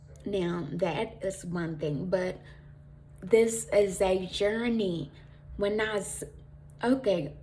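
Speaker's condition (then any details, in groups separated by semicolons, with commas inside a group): Traumatic brain injury; cerebellar tumor near brainstem, affecting movement and speech; almost 10 years post injury; could not push out sound, ongoing speech muscle strengthening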